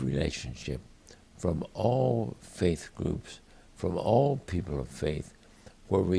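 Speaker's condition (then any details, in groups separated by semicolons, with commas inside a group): ALS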